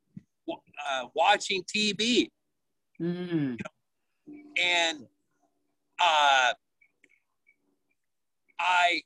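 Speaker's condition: Aphasia; woke with whole right side paralyzed

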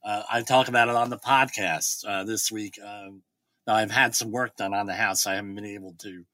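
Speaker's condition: Bilateral cleft lip and palate

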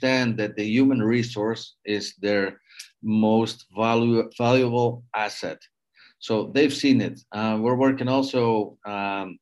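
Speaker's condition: No condition

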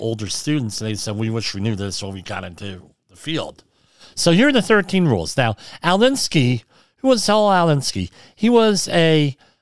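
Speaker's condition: Cleft lip and palate

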